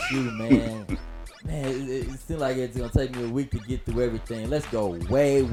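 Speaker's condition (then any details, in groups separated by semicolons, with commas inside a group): No condition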